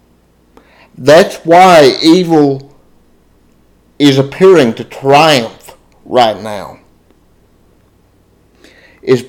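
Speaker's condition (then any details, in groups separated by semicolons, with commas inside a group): Cerebral palsy, spastic diplegia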